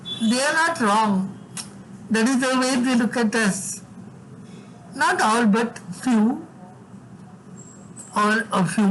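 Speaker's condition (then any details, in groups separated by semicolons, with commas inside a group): Severe cerebral palsy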